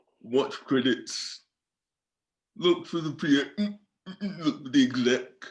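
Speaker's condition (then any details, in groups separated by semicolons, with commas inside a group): Cerebral palsy; from birth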